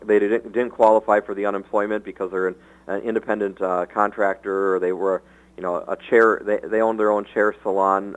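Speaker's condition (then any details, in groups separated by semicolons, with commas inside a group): No condition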